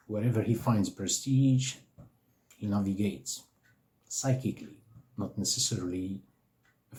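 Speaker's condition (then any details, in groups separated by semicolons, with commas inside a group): No condition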